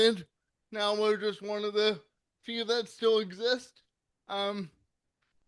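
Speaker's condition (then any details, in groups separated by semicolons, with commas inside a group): Cerebral palsy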